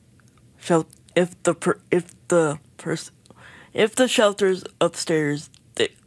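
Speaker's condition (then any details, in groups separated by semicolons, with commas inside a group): Cerebral palsy; uses motorized wheelchair, needs lift to get out of bed, round-the-clock caregivers, daily medication; in motorized wheelchair in studio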